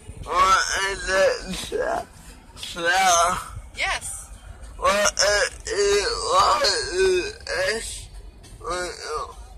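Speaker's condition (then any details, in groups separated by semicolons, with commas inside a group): Cerebral palsy; one hand affected; atypical speech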